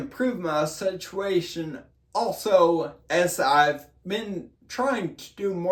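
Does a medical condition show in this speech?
Yes: brain injury.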